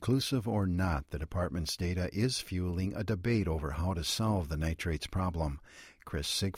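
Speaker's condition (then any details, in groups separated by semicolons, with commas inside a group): No condition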